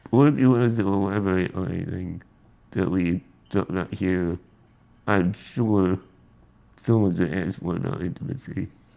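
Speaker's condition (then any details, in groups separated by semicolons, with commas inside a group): Spinal muscular atrophy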